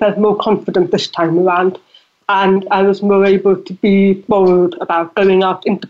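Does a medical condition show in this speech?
Yes: deafness; deafness audible in voice.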